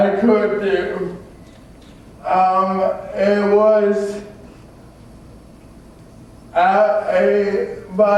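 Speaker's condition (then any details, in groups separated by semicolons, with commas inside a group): Cerebral palsy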